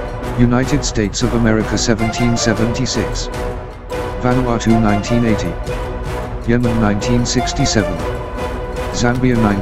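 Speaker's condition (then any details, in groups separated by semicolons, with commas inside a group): No condition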